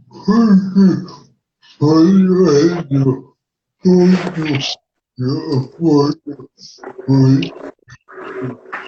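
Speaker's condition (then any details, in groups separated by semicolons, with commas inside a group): Cerebral palsy; wheelchair user, little right foot movement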